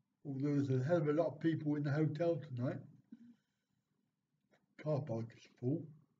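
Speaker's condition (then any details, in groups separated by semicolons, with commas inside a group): Cerebral palsy; back surgery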